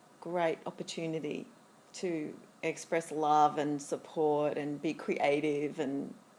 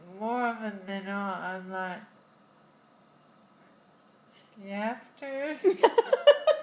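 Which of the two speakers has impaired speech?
The second: Friedreich's ataxia; diagnosed in childhood; wheelchair since teens, about 18 years since diagnosis, progressive.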